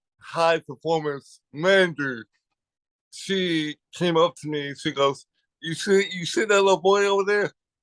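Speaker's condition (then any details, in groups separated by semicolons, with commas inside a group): Cerebral palsy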